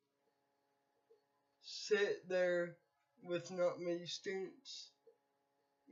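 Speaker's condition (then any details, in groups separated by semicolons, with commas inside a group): Cerebral palsy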